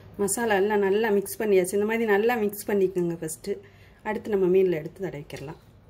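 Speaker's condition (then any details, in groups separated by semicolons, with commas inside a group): No condition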